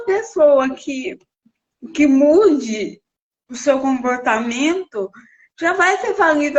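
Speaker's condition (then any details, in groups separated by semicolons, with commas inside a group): Cerebral palsy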